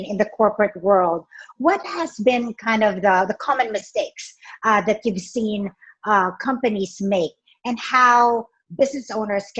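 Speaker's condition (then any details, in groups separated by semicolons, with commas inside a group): No condition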